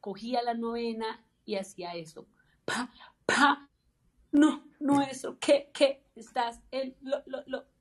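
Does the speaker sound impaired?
Yes: stuttering; stuttering since early childhood, uncle also stutters, strong facial gestures and tics by age 15; age 31, speech therapists and coach resumed when stuttering was very strong, now accepts stuttering; stutters openly, leaves stutters uncorrected, moves body and fingers when speaking publicly, voice called childlike on phone; here repeated sounds, repeated words.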